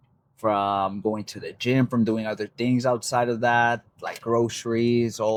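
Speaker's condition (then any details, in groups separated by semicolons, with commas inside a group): No condition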